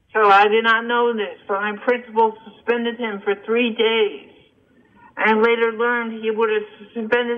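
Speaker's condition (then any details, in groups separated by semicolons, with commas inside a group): Cerebral palsy and hearing loss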